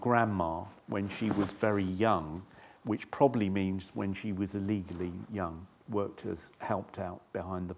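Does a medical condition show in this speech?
No.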